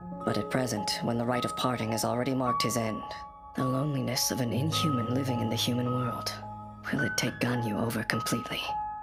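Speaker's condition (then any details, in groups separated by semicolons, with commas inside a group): No condition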